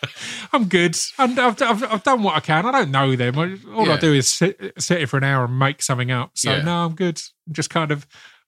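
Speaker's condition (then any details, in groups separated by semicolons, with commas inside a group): Stutter; worsened around GCSE years, parents tried speech therapist, then hypnotist for relaxation; stammer worsened in secondary school, prohibitive in places, hypnotist aimed at less stammering, less concern; repeated sounds, repeated words, prolonged sounds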